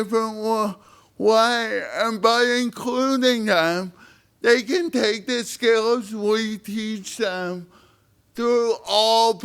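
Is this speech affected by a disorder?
Yes: spastic cerebral palsy.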